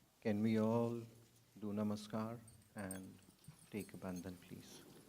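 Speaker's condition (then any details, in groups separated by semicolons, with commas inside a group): No condition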